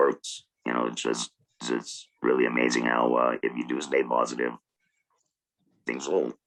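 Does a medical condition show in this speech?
Yes: laryngectomy, oesophageal; esophageal speech when without usual speech device.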